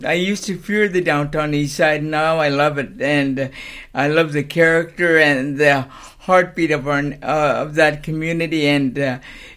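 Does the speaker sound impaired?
Yes: cerebral palsy.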